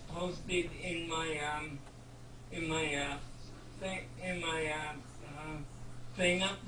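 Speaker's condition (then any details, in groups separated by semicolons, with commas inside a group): Cerebral palsy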